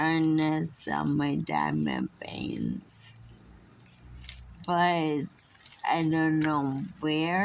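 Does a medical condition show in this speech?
Yes: Friedreich's ataxia; affects nervous system, no reflexes.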